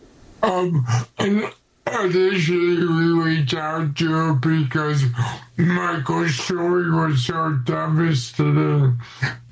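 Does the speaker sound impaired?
Yes: cerebral palsy.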